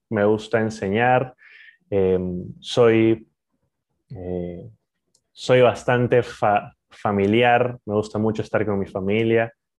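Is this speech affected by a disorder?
Yes: stuttering; used hiding tricks until age 21, tried acupuncture and clown, program designed by people who stutter; still stutters, much less than before, stutters openly; stutters less since speaking openly at 21, stutters less after alcohol; here repeated sounds.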